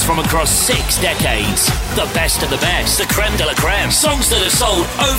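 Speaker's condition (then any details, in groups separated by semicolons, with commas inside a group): No condition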